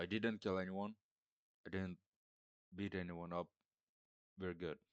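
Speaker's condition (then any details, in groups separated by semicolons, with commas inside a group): No condition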